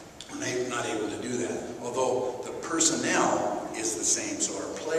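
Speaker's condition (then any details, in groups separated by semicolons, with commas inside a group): No condition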